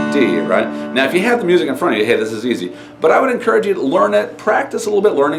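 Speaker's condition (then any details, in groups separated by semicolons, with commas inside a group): No condition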